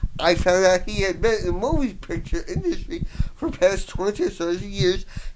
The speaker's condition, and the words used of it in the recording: Brain injury. Well, my biggest challenge is when I speak to people either think I'm dumb or I'm retired or something else is wrong.